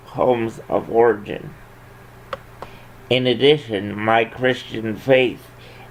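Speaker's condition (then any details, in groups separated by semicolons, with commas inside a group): Cerebral palsy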